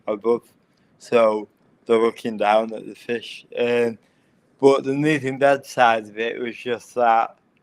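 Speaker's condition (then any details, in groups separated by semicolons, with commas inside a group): Cerebral palsy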